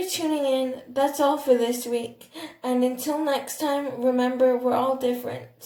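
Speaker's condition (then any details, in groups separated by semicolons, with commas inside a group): Cerebral palsy, athetoid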